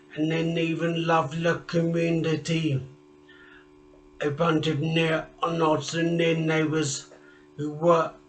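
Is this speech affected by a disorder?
Yes: traumatic brain injury; speech.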